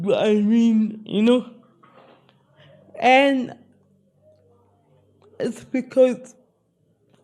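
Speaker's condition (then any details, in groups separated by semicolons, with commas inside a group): Spastic cerebral palsy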